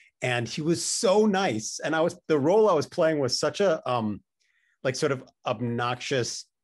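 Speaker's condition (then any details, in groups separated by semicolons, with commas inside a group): No condition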